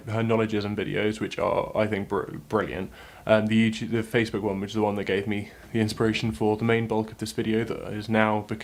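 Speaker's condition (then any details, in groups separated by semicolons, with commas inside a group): No condition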